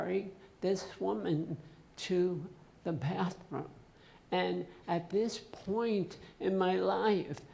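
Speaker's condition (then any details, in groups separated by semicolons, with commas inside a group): Essential tremor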